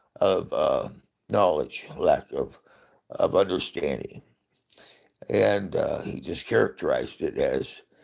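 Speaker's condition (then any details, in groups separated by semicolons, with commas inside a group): Parkinson's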